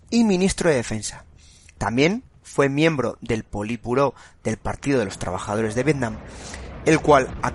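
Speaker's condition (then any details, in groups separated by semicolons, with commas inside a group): No condition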